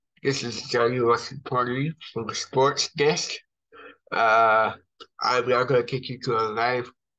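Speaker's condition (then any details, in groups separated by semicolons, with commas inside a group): Cerebral palsy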